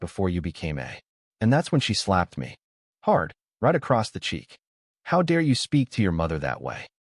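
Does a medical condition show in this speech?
No.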